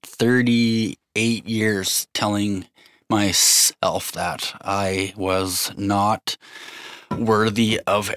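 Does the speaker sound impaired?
Yes: stutter; lifelong stutter; avoided talking whole life due to stutter; here prolonged sounds.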